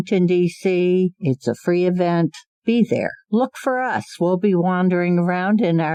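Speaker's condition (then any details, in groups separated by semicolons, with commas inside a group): No condition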